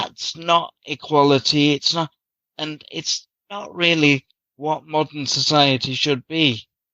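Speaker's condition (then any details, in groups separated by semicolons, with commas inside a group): Cerebral palsy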